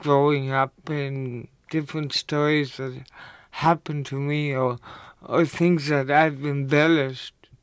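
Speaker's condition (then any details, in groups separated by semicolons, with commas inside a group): Cerebral palsy; cerebral palsy since childhood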